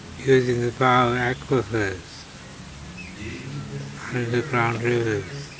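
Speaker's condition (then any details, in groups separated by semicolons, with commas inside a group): Slurred speech from poisoning; hypersalivation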